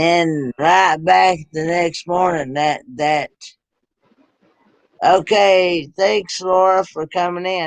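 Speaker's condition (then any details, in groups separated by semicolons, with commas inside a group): Cerebral palsy; present since birth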